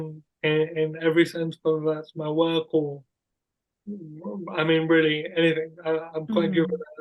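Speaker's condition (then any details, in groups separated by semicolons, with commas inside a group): Cerebral palsy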